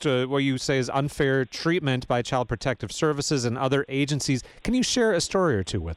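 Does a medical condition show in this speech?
No.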